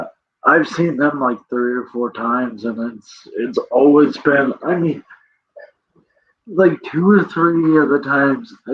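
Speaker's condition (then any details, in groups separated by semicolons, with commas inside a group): Cerebral palsy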